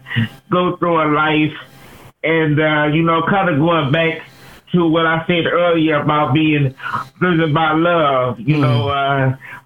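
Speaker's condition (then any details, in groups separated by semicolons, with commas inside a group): Cerebral palsy; performs from wheelchair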